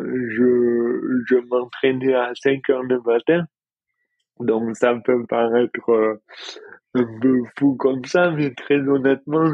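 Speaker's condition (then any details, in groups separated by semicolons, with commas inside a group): Dystonia; from birth, involuntary contractions, affects fine motor skills; bouts of heavy daytime fatigue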